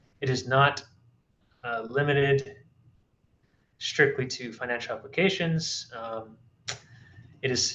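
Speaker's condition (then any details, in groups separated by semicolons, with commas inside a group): No condition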